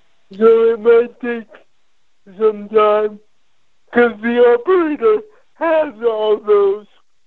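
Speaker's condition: Cerebral palsy; age 25, CBD and whole plant relax muscles, hands open better about three days

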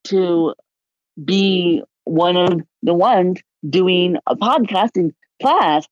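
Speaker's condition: Cerebral palsy, moderate; can talk

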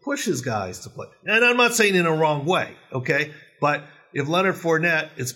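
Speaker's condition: No condition

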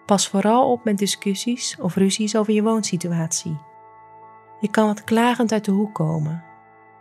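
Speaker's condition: No condition

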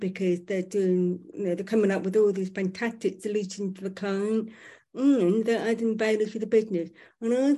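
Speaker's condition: Profoundly deaf, born profoundly deaf

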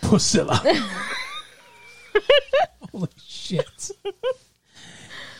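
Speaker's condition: No condition

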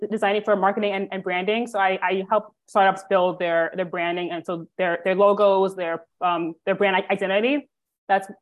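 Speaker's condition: Stutter; lifelong stutter; speaking coach hired this summer, three accelerator pitch programs this year, own podcast since october; host never noticed stutter, investor said could not speak, learning to slow down, fear of speaking; repeated sounds, repeated words

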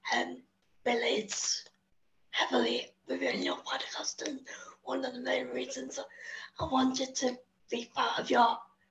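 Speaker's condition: Spastic quadriplegic cerebral palsy; agency carers assist getting up and going to bed

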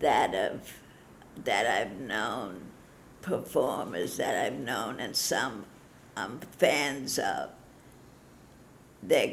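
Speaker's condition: Parkinson's disease; followed own path

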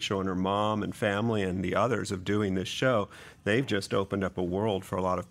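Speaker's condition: No condition

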